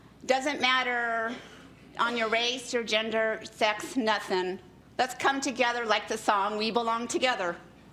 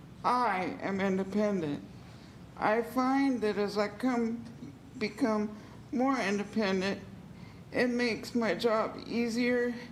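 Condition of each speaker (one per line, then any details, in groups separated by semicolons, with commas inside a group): No condition
Cerebral palsy; physical limitations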